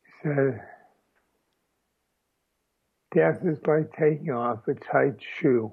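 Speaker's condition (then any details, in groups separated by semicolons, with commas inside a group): Aphasia after stroke; speech lost then regained, talking again publicly after stroke; halting speech with pauses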